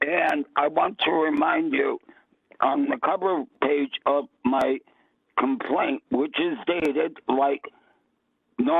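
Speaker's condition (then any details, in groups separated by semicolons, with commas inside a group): Vocal cord cancer; difficulty speaking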